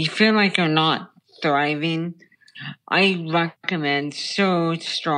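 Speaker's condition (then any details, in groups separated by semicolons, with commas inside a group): Brain stem tumor; childhood onset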